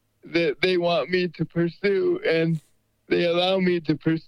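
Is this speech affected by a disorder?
Yes: cerebral palsy; uses wheelchair, limited wheelchair mobility.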